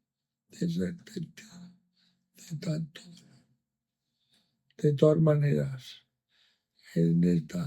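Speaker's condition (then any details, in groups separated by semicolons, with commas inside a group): Amyotrophic lateral sclerosis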